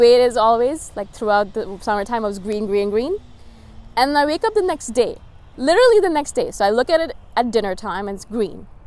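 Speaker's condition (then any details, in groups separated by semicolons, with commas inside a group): No condition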